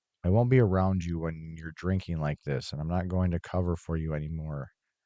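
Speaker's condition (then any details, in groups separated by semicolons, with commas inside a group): No condition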